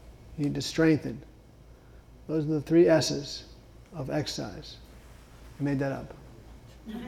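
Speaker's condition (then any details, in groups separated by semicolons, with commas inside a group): Parkinson's disease; Rock City Boxing with voice component, shouting counts, almost 4 years, Jayco's gym, Sarasota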